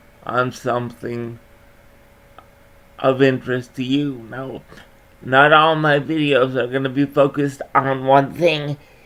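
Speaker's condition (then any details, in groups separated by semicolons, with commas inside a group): Cerebral palsy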